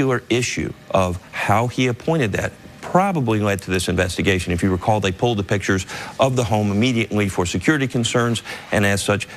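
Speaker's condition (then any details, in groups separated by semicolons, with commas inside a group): No condition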